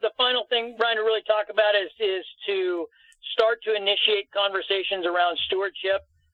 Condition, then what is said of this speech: No condition.